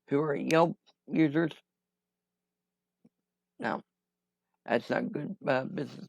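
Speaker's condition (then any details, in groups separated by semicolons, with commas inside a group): Cerebral palsy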